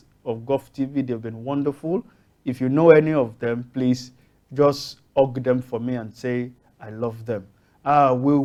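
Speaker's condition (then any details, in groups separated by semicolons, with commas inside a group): No condition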